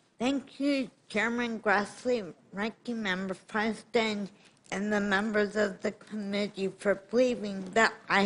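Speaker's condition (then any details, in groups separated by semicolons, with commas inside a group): Cerebral palsy; from birth, intellectual disability; 51 years with condition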